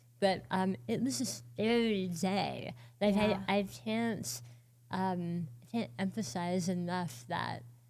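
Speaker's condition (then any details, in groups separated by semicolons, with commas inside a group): Oral cancer, partial glossectomy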